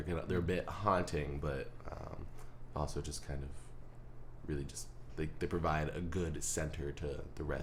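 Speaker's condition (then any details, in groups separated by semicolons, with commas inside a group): No condition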